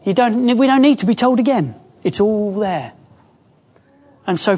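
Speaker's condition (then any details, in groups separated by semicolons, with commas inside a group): No condition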